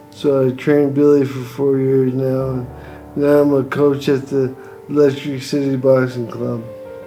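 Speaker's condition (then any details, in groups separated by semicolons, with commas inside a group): Brain injury; effects began around age 50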